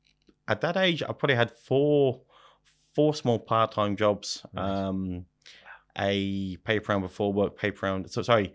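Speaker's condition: Stutter; about five times worse when speaking German; repeated words, blocks

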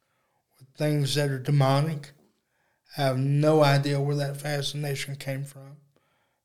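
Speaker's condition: Cerebral palsy; uses electric wheelchair

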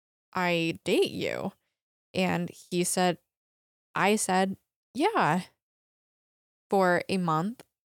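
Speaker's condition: Aphasia after stroke; stroke at age 14, past intensive speech and language therapy in Milwaukee; word-finding difficulty, knows word but cannot say it, describes objects vaguely, listeners need patience

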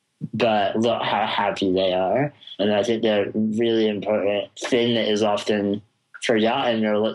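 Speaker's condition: Spinal muscular atrophy; congenital, progressive muscle wasting, wheelchair since about age two

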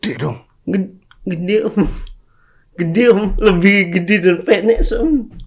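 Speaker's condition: Cerebral palsy; speaking is difficult

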